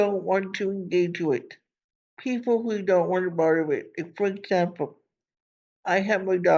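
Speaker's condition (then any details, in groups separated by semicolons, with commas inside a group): Cerebral palsy; from birth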